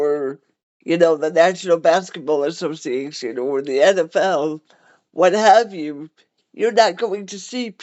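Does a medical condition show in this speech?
Yes: cerebral palsy; cerebral palsy, wheelchair.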